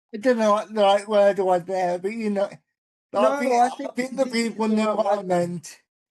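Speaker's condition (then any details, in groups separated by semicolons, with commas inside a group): Cerebral palsy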